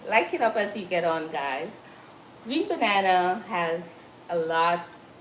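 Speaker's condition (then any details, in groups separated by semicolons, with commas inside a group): No condition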